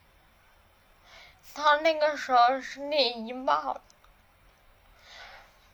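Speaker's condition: Cerebellar atrophy, hereditary; cannot hold pen, cannot manage stairs or go out alone since COVID, falls

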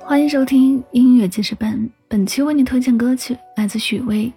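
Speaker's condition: No condition

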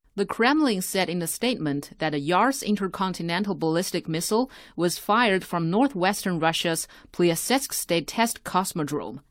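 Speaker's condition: No condition

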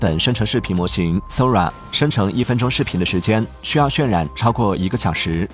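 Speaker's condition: No condition

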